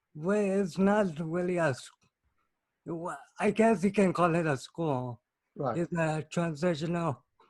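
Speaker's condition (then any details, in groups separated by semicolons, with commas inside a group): Cerebral palsy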